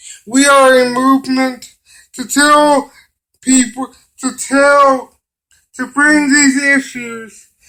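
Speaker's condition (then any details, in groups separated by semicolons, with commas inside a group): Cerebral palsy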